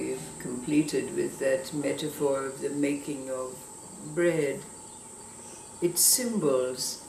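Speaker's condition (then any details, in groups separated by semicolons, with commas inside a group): No condition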